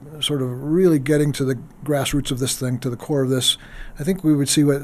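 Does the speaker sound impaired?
No.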